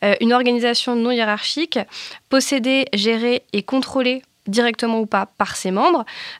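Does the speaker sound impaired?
No.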